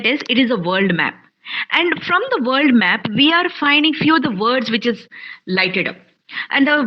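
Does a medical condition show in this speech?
No.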